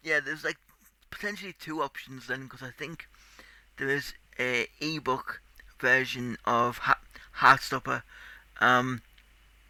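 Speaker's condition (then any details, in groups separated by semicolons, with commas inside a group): Cerebral palsy; tight muscles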